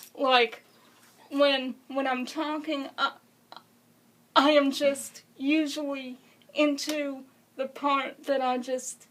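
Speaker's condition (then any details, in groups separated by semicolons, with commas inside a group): Cerebral palsy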